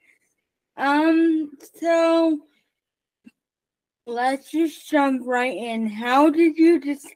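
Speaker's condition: Cerebral palsy; congenital, brain injury in womb, prenatal stroke, prenatal drug exposure from birth mother's addiction

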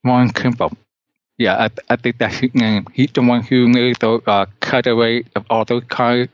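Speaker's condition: Deafness; cannot hear well

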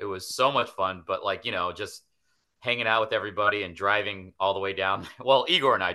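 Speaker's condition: No condition

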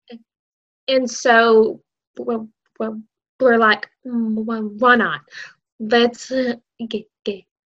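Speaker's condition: Stuttering; childhood onset, school speech therapy since learning to talk, Lamar University clinic therapy from senior year, age 19; adult, still stutters; stutters openly; repeated sounds, prolonged sounds, blocks

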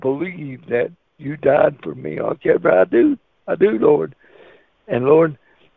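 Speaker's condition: Cerebral palsy; wheelchair user

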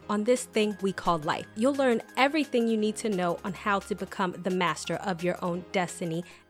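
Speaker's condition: No condition

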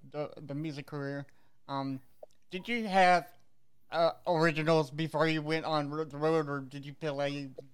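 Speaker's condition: Cerebral palsy; visible physical disability

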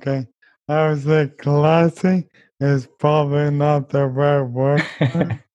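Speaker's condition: ALS; diagnosed age 29

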